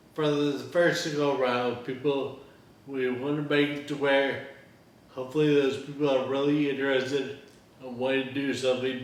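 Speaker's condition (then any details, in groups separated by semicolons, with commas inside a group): Friedreich ataxia; inherited; diagnosed at age 12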